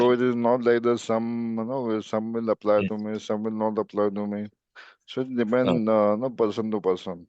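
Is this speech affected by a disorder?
Yes: ALS; speech improved a little.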